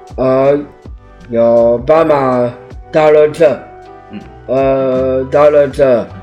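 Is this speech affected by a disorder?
Yes: Down syndrome; congenital, sensory integration and muscle stimulation exercises from age zero, slower movements than other children; articulation less clear in Down syndrome children per mother, some word repetitions.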